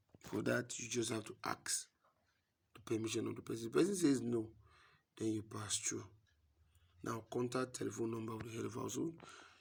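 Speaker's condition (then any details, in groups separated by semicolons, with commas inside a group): No condition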